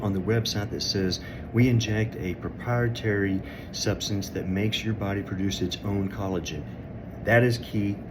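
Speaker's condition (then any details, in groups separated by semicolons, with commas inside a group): No condition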